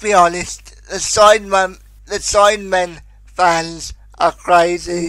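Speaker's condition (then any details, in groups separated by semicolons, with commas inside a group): Cerebral palsy; most severe type, present since birth, uses electric wheelchair driven himself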